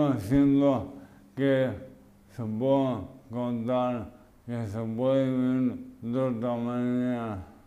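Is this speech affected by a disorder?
Yes: amyotrophic lateral sclerosis; speech onset.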